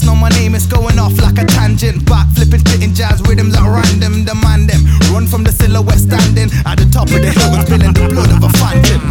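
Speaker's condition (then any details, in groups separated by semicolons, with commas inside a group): No condition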